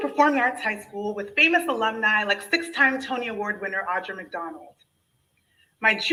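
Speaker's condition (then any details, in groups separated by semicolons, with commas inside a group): No condition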